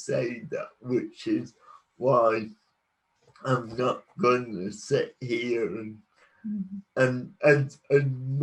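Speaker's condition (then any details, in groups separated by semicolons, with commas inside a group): Cerebral palsy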